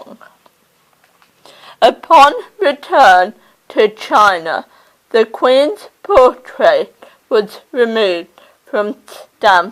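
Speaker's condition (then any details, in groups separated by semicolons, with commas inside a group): Cerebral palsy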